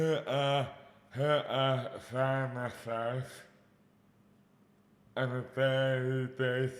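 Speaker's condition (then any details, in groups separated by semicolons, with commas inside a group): Dystonia; mouth impairment affects speech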